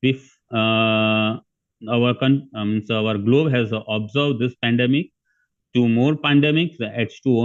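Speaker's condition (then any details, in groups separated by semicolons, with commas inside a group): No condition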